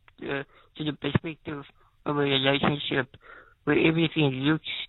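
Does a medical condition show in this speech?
Yes: spinal muscular atrophy; spinal muscular atrophy type 2, wheelchair user.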